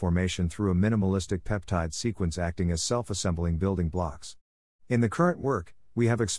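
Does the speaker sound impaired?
No.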